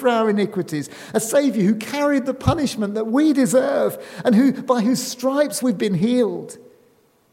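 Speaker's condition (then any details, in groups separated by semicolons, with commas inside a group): No condition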